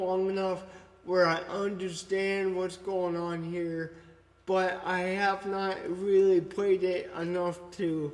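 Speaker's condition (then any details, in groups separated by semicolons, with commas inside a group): Cerebral palsy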